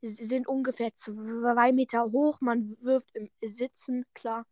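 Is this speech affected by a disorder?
Yes: stuttering; stuttering since at least second grade, teased as dumb for stuttering; ongoing at age 11; stuttering noticeable to podcast listeners; here prolonged sounds.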